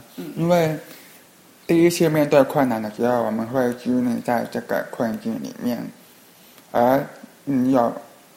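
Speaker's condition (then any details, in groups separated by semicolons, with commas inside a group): Hearing impairment; gets interrupted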